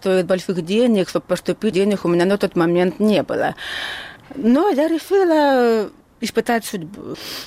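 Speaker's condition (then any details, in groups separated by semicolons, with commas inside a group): Hearing loss; onset age 3, medical error, missed appendicitis, over 47 years since onset, Atikon hearing aids since childhood; hears only about 20 percent, 80 percent hearing loss; speech preserved thanks to hearing aids, worsened, accented, still speaks, learned lip-reading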